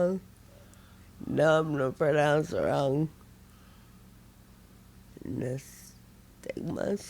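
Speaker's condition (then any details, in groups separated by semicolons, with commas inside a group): Friedreich ataxia, severe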